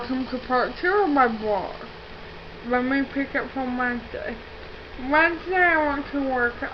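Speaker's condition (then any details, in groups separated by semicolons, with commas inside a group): Cerebral palsy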